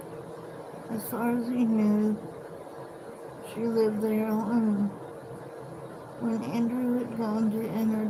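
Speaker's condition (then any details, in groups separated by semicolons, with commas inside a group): Cerebral palsy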